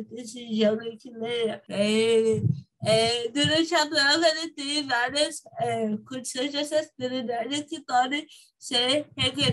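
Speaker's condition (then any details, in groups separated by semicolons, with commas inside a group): Cerebral palsy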